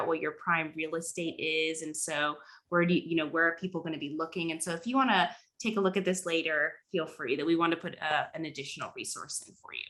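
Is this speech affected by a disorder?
No.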